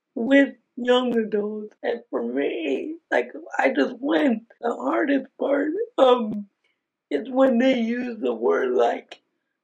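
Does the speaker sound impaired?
Yes: Aicardi-Goutières syndrome; still able to speak, can put experiences into words.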